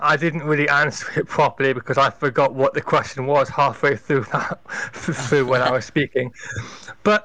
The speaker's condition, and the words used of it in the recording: Stuttering. Sometimes I stutter, sometimes I slur, sometimes I freeze on a word.